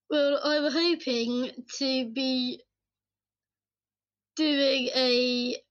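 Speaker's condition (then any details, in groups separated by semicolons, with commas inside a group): Down syndrome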